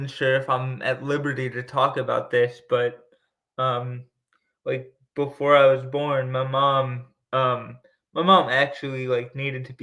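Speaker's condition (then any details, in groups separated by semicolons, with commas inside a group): Cerebral palsy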